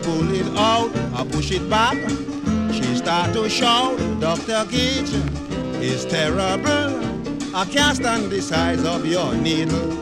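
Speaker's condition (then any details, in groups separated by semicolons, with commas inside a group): No condition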